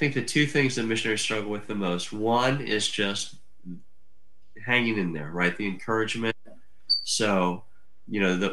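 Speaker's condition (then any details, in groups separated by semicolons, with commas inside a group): Cleft lip and palate; from birth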